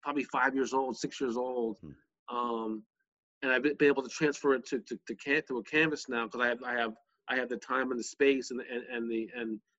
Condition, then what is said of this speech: Stuttering. Oh my God, I, I, I stuttered and you know, my big is I'm always like I'm stuttering and I mumble and blah blah blah.